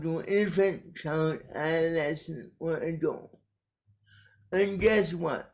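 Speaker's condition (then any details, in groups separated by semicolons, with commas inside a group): Cerebral palsy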